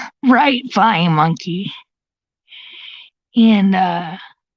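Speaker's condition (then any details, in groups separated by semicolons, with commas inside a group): Cerebral palsy; since birth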